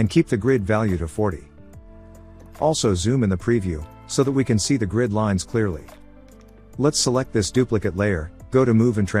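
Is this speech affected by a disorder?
No.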